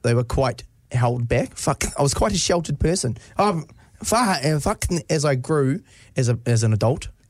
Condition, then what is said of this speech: Tourette syndrome. It's always been full-on to the point where it gets a bit too full-on and you kind of have to step back a bit sometimes.